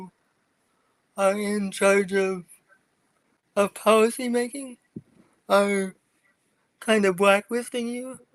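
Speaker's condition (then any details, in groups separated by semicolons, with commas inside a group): Cerebral palsy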